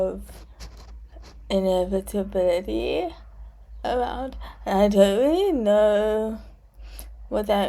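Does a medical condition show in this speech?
Yes: cerebral palsy.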